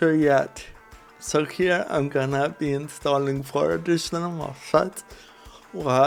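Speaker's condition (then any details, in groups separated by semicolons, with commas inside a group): Cerebral palsy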